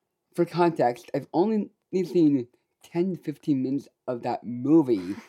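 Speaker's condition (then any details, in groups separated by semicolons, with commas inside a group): Down syndrome; speaking live on radio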